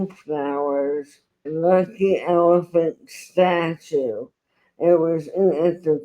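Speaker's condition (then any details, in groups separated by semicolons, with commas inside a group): Traumatic brain injury; tongue paralyzed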